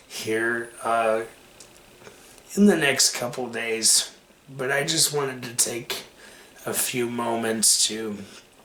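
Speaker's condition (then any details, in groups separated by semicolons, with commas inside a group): Cerebral palsy; takes medication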